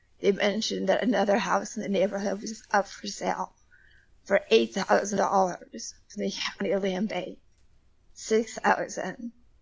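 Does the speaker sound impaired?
Yes: spasmodic dysphonia; may sound nervous.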